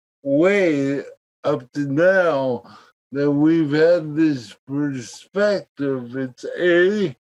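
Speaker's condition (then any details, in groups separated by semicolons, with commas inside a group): Cerebral palsy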